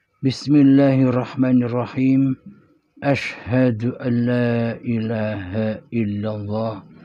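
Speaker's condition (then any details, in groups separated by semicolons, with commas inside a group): No condition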